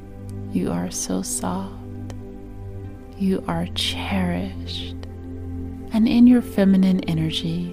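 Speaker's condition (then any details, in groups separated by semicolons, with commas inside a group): No condition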